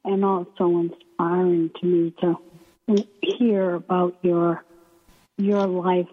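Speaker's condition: ALS; about three years since onset, two since diagnosis, can no longer transfer self

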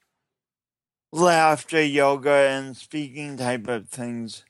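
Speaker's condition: Cerebral palsy; distinctive one-of-a-kind accent-like speech

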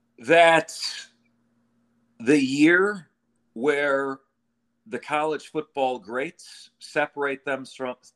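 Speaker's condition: No condition

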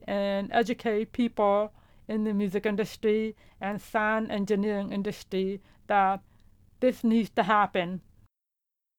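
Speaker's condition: Profound deafness; headphones too quiet

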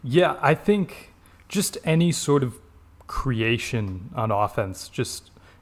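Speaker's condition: No condition

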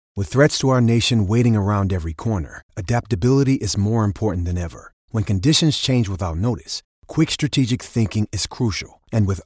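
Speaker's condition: No condition

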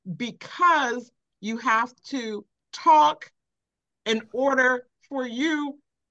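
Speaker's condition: Aphasia after stroke; cause stroke; comprehends well but cannot repeat, viewer describes speech as clear

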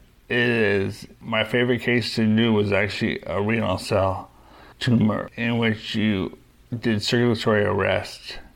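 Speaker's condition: Young-onset Parkinson's disease; hereditary LRRK2 form, diagnosed at 38, right hand weakness, freezing, medication 5 years, deep brain stimulator; deep brain stimulation plus medication working well, no cognitive problems

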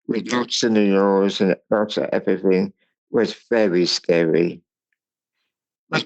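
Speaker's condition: Cerebral palsy; wheelchair user since age 28, second-hand manual wheelchair from friend, attended speech impairment boarding school

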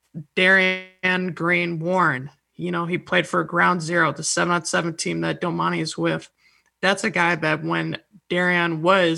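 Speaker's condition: No condition

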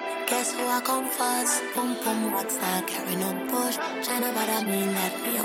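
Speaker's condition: No condition

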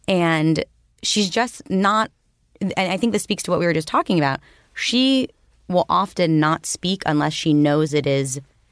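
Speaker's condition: No condition

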